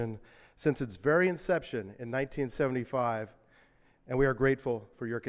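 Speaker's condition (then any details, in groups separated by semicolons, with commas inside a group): No condition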